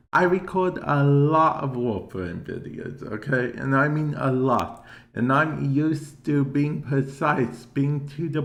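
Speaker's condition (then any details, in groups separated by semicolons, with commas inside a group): Cerebral palsy; affects speech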